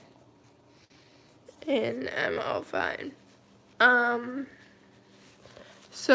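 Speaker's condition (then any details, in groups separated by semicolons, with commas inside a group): Cerebral palsy, mild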